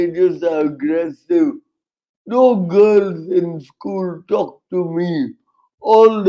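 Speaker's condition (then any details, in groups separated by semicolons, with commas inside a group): Cerebral palsy, severe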